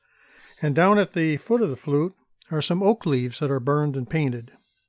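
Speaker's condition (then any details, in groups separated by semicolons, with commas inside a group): No condition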